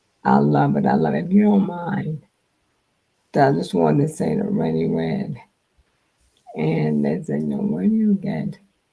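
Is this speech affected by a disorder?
Yes: multiple sclerosis.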